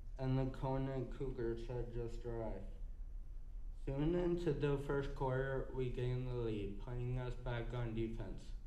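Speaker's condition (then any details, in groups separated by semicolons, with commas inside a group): Cerebral palsy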